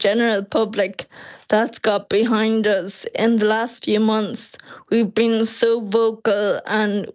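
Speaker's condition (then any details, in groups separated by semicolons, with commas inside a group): Friedreich's ataxia; progressive, diagnosed about 16 years ago, no treatment available at diagnosis; Skyclarys by Biogen just approved for HSE funding, slows progression by up to 55 percent; speech, swallow, hearing and eyesight affected over years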